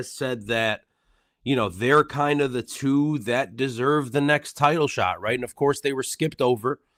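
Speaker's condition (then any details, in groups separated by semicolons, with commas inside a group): No condition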